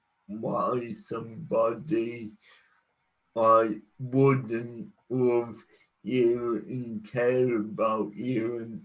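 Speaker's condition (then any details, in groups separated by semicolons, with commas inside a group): Cerebral palsy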